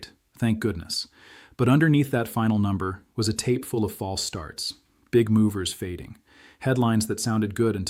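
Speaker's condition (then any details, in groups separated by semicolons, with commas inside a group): No condition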